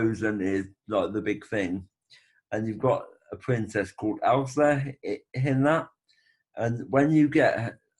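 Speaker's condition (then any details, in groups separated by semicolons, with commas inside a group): Brain bleed with facial paralysis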